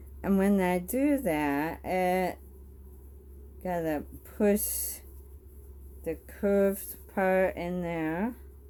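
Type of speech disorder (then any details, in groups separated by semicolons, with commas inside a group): Bulbar dysarthria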